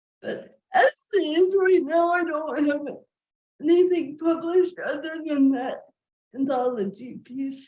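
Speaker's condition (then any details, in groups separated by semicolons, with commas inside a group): Cerebral palsy; wheelchair user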